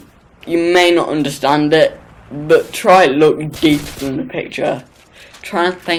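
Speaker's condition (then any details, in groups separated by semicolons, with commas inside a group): Cerebral palsy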